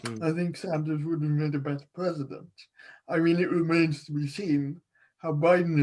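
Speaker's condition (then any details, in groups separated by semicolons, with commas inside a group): Cerebral palsy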